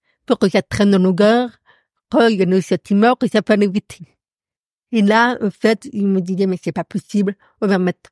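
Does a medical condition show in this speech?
Yes: profound congenital deafness; profound deafness from birth, discovered at 9 months, doctor predicted she would never speak; accent from deafness, could not speak in early childhood.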